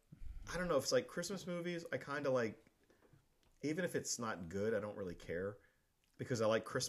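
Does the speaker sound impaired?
No.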